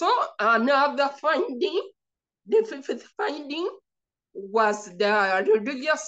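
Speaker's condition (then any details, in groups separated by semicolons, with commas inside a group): Cerebral palsy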